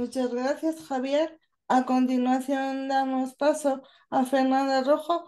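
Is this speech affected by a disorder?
Yes: cerebral palsy.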